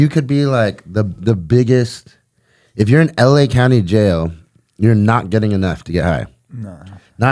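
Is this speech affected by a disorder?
No.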